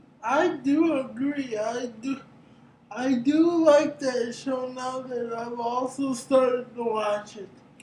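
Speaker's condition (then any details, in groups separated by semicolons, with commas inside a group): Cerebral palsy; brain injury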